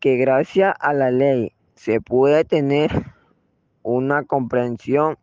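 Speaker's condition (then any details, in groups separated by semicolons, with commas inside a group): No condition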